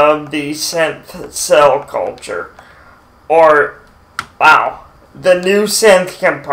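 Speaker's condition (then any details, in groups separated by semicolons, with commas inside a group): Cerebral palsy, mild; speech sometimes affected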